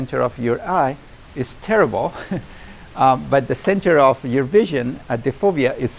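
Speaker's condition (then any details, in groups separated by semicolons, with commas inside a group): No condition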